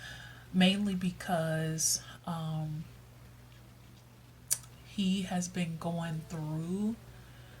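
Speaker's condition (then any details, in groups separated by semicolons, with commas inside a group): No condition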